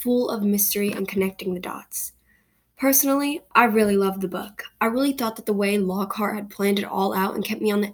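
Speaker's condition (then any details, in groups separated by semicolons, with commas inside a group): No condition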